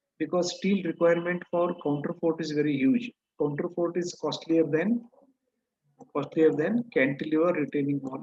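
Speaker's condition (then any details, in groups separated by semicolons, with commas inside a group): No condition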